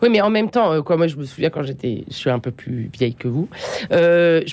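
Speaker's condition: No condition

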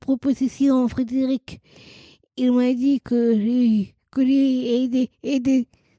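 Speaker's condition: Down syndrome, trisomy 21

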